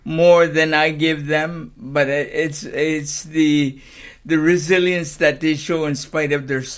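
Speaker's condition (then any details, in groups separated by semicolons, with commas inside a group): Cerebral palsy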